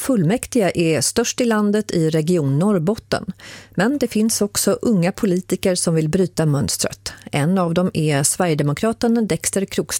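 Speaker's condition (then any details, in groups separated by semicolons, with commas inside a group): No condition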